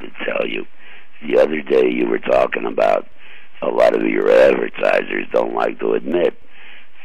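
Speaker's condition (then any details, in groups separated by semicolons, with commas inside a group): Throat cancer surgery; hole in throat, no electronic voice device, month in hospital, 6 weeks radiation, no chemotherapy; about 3 years since surgery, breathes through hole in throat; permanent altered voice since surgery, gangster-like voice, host says voice sounds great, caller unsure voice sounds all right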